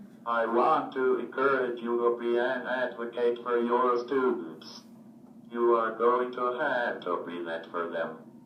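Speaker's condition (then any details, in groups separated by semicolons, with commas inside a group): Cerebral palsy, athetoid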